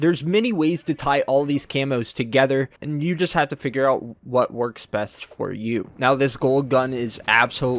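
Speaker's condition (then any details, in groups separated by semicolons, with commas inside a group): No condition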